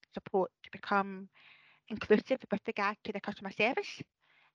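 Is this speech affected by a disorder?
Yes: deafness; hearing impairment with visual impairment, uses communication support workers, uses visual impairment software; hearing impairment sometimes affects speech, sometimes talks too fast, unsure how loud or quiet.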